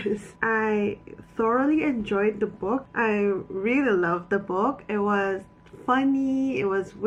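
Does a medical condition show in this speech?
No.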